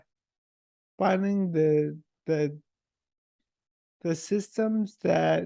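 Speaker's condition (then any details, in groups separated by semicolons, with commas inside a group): Multiple sclerosis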